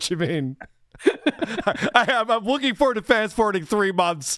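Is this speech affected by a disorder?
No.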